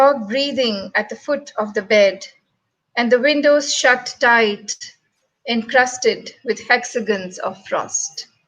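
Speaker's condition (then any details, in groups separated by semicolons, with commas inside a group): No condition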